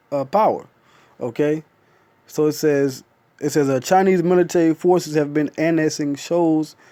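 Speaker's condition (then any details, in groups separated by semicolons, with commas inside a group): No condition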